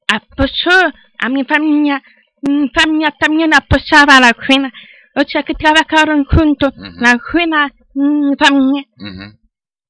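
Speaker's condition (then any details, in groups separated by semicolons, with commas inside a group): Deafness; cochlear implant at age 11 by own choice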